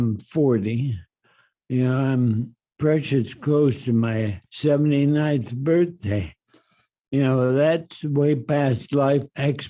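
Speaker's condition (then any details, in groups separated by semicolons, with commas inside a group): ALS; diagnosed last June; coughing fits, food sticking in throat, slurring polysyllabic words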